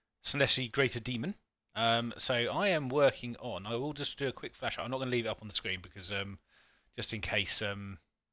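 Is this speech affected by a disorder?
No.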